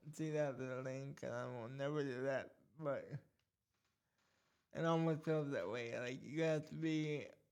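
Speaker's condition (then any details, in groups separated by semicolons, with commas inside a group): Cerebral palsy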